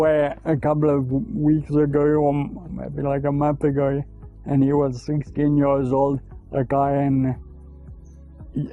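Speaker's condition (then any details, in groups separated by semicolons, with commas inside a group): Friedreich's ataxia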